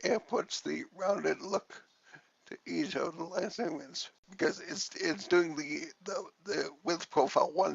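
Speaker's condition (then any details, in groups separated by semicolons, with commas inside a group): Cerebellar ataxia from brain tumour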